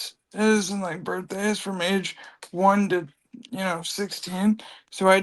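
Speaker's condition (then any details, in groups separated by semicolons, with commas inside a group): Cerebral palsy; from birth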